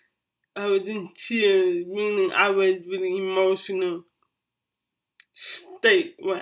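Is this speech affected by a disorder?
Yes: cerebral palsy.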